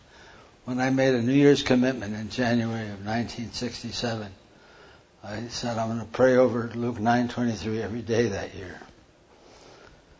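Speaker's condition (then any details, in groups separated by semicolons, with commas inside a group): Parkinson's; hand tremor during talk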